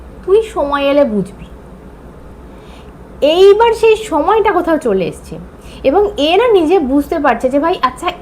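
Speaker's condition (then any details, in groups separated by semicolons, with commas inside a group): No condition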